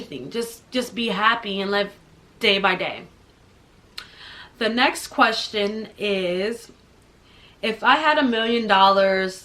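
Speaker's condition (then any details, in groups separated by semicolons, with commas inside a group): No condition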